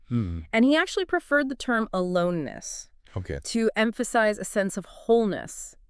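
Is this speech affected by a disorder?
No.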